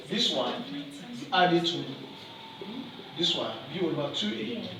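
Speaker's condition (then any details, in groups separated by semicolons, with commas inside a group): No condition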